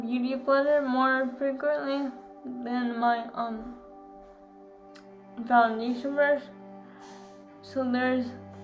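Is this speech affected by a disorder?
Yes: cerebral palsy, spastic quadriplegic.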